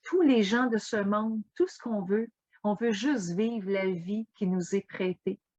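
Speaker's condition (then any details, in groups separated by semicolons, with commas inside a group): No condition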